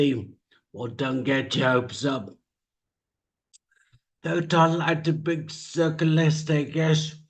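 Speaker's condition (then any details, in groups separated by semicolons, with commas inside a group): Traumatic brain injury; speech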